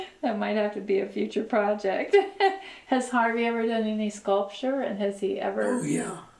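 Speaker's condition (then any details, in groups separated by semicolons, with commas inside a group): No condition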